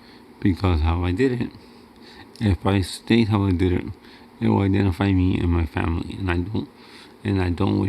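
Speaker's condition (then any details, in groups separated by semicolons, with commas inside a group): Cerebral palsy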